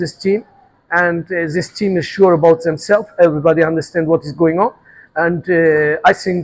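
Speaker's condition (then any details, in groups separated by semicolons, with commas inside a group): No condition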